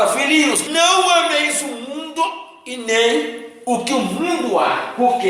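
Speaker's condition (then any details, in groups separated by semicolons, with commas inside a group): No condition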